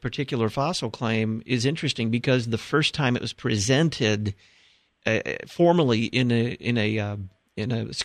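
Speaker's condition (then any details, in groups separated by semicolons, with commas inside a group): No condition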